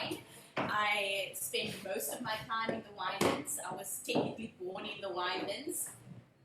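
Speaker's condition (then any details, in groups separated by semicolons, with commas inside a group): No condition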